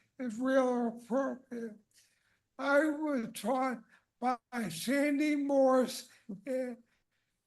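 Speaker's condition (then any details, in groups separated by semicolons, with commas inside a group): ALS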